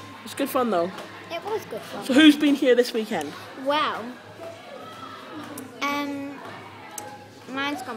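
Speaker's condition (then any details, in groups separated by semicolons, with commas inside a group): No condition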